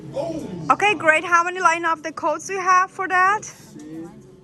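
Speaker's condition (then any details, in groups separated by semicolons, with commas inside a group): No condition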